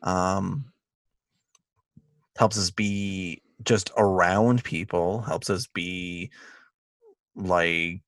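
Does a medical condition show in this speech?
Yes: stuttering; long-standing stutter, present for many years; obviously talks differently; here repeated sounds, repeated words.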